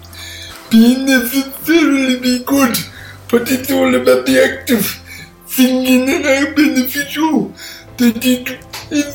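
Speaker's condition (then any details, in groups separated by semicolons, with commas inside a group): Cerebral palsy; listeners hesitant to ask for repeats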